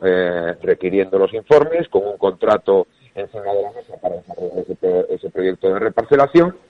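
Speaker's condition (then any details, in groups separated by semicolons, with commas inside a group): No condition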